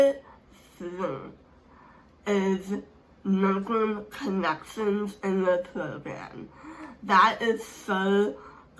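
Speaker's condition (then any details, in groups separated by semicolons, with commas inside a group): Speech impairment; hard to understand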